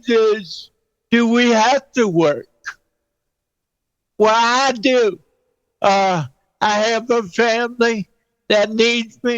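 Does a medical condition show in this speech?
Yes: cerebral palsy; present since birth.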